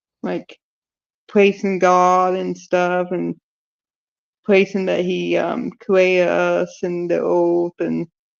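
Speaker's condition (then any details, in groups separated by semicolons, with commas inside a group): Cerebral palsy; present from birth, scoliosis; speech affected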